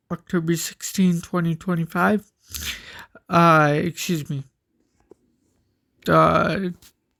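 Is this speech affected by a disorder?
Yes: cerebral palsy.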